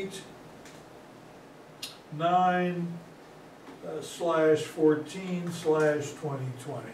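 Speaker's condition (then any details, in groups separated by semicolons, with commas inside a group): No condition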